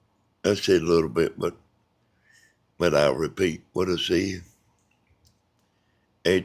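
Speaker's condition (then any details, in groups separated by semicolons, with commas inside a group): Brain bleed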